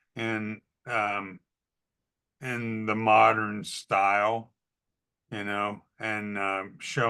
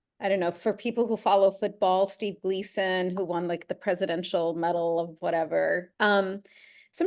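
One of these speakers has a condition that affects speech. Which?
The first: ALS.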